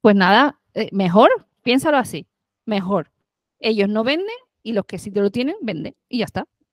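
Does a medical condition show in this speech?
No.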